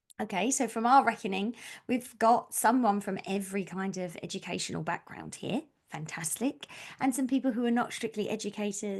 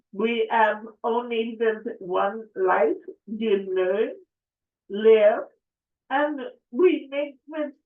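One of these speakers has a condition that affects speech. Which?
The second: cerebral palsy; affects coordination and balance; affects speech.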